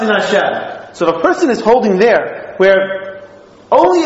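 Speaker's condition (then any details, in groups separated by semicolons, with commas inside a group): No condition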